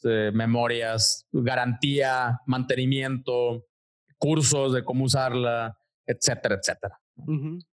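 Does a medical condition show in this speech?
No.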